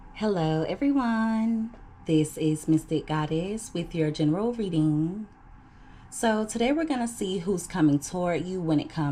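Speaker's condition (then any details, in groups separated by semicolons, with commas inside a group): No condition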